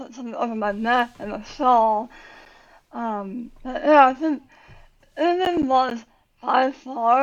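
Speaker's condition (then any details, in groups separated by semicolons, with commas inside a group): Tongue cancer surgery; most of tongue removed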